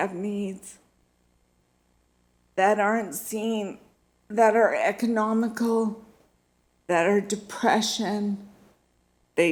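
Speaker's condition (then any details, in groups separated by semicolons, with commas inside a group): Multiple sclerosis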